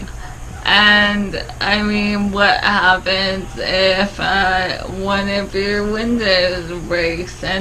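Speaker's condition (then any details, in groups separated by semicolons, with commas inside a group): ALS; no ventilator needed yet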